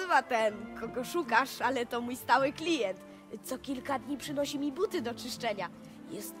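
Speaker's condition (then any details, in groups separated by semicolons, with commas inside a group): No condition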